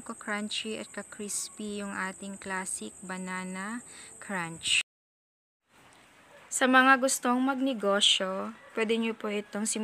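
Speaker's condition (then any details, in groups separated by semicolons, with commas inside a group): No condition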